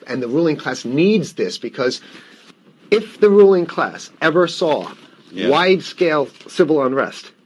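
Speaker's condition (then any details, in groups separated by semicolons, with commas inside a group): No condition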